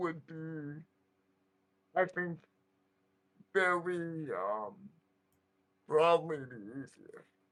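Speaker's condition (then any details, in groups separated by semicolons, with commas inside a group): Cerebral palsy; right side weaker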